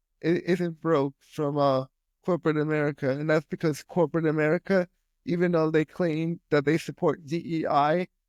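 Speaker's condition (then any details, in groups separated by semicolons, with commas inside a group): Spastic quadriplegia; speech impediment from brain injury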